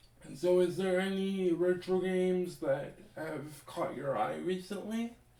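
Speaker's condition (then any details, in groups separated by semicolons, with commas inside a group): Cerebral palsy; limbs affected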